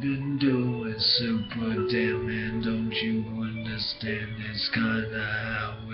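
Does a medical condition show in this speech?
Yes: brain injury; bicycle accident head injury.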